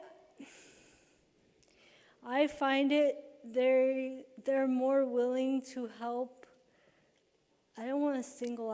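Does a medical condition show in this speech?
Yes: cerebral palsy.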